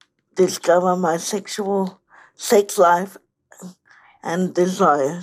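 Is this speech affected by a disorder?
Yes: cerebral palsy.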